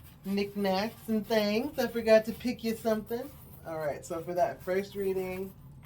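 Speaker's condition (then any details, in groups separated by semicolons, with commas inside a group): No condition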